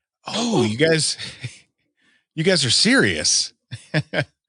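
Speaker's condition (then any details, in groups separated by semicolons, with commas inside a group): No condition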